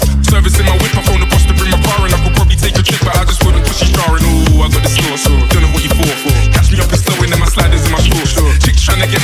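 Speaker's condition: No condition

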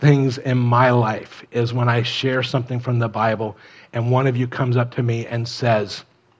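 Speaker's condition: No condition

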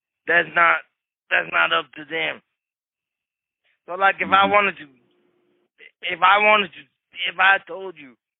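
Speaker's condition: Cerebral palsy; wheelchair user

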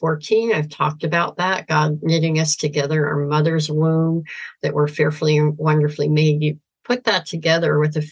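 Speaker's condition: Severe cleft palate, cleft lip and palate

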